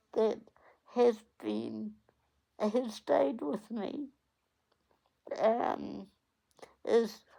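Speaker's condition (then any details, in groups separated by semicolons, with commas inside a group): Cerebral palsy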